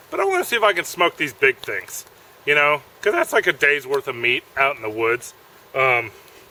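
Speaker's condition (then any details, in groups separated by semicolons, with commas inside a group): No condition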